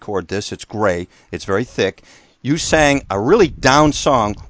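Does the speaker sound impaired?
No.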